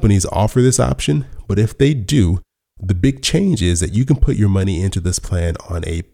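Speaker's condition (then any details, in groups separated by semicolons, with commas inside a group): No condition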